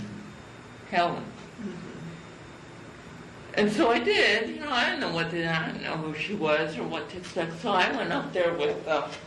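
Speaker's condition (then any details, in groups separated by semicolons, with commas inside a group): Cerebral palsy; from birth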